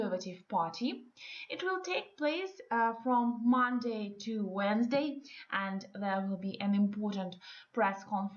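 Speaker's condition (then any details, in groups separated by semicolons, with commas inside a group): No condition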